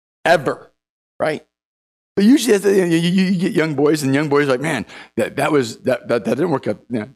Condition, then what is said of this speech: Stuttering. If I get too excited, too happy about something, I just can't.